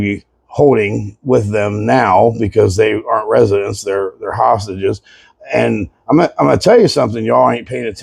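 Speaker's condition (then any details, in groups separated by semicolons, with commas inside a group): No condition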